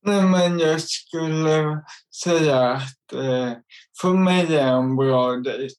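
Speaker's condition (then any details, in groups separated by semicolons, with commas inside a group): Cerebral palsy; motor skills and balance affected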